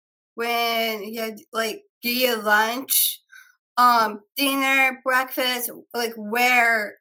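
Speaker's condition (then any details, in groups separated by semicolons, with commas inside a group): Down syndrome; three copies of 21st chromosome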